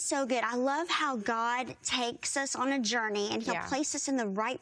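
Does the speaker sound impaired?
Yes: bilateral cleft lip and palate; severe form, from birth, born in Guatemala, unable to nurse as newborn, not expected to survive; poor childhood speech, needed interpreters to speak, strong singing voice, not expected to hear or speak.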